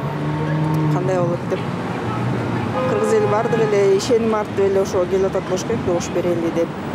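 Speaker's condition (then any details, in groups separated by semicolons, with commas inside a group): No condition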